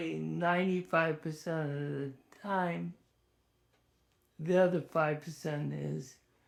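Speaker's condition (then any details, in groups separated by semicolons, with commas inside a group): ALS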